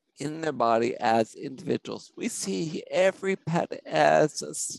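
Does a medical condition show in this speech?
Yes: spinocerebellar ataxia; genetic cause, puzzled doctors for almost 40 years before diagnosis; symptoms for over 40 years, no definitive treatment, self-experimenting on own symptoms.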